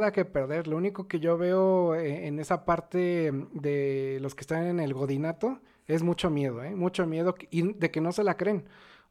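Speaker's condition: No condition

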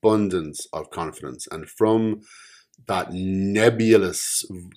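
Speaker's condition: Stammer; cannot read prepared text aloud, hesitates on important stress words, stammers less when improvising; blocks

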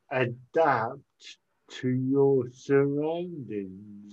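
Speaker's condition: Cerebral palsy; uses walking stick

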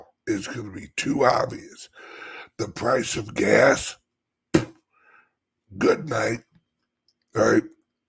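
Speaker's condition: Chronic voice problem; constant dry throat, urge to clear throat, stiff voice box loosening, easier when louder

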